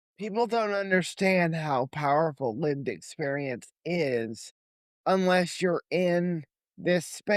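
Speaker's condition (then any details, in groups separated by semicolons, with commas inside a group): Cerebral palsy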